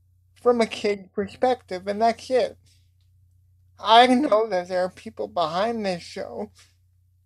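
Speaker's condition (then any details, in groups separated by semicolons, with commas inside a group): Cerebral palsy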